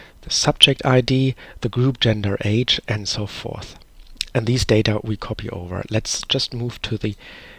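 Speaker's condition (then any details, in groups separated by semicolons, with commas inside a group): No condition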